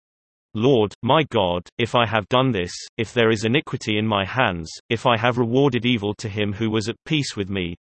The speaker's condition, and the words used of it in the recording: None; typical speech.